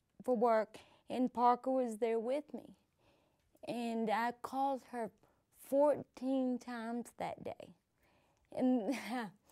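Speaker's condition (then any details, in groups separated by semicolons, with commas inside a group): Cerebral palsy; from birth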